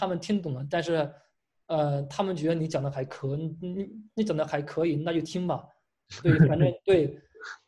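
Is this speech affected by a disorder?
Yes: stuttering; stuttering since early primary school, blocks when called on, fluent in choral reading, childhood ENT visit unhelpful; controls stuttering with speech techniques from speech clinic therapy, including practice presentations to therapists; controls speaking speed with techniques, slow relaxed pace, techniques make stuttering noticeable to listeners; here repeated sounds.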